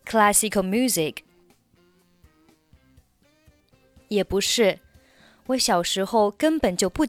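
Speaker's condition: No condition

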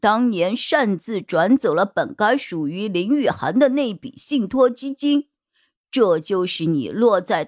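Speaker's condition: No condition

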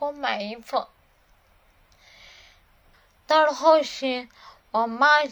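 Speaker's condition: Cerebellar atrophy, hereditary; cannot hold pen

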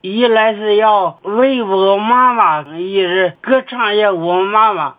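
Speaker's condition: Cerebellar atrophy; onset age 14 to 15, possibly head trauma, nearly paralyzed, cannot care for self, disabled; speech sounds somewhat different from ordinary people

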